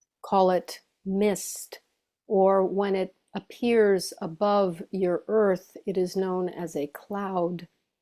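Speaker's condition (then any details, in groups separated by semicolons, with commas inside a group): No condition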